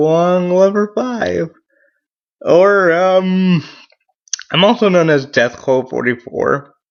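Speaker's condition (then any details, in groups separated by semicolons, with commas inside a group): Cerebral palsy; mild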